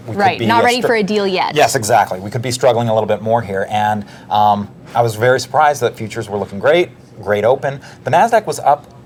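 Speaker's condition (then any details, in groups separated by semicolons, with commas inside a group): No condition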